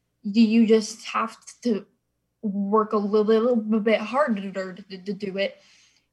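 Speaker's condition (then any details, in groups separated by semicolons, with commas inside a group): Stutter after mini-stroke; stutter since age 20, likely COVID-related mini-stroke, stroke unconfirmed on imaging, neurodeficits; speech problems began days before recording, recently hospitalized, brain fog, speech therapy suggested; word-finding problems, trouble getting words out; repeated sounds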